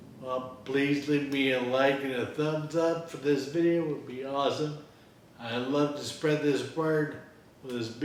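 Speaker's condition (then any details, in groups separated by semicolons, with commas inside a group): Friedreich ataxia; inherited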